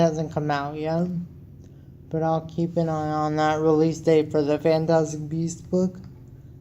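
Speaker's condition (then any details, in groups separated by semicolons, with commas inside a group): Cerebral palsy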